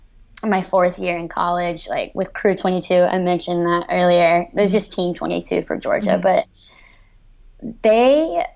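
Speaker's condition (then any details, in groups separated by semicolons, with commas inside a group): Cleft lip and palate, severe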